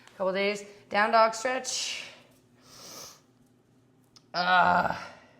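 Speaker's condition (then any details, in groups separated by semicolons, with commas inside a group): No condition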